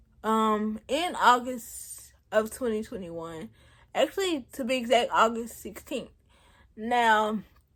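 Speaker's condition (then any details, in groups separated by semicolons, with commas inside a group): Cerebral palsy; present since birth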